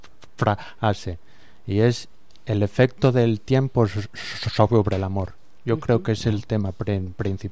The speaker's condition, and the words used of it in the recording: Stuttering. Tiene sus riesgos esto de la radio con dos chicos que tartamudean, ¿eh? Tiene su peligro.